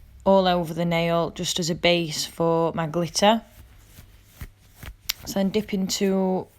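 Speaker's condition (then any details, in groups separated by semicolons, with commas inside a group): No condition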